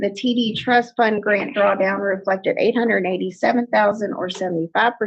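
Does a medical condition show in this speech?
No.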